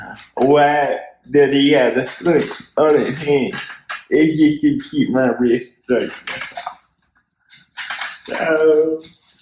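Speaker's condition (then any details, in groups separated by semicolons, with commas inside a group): Cerebral palsy; spastic quadriplegic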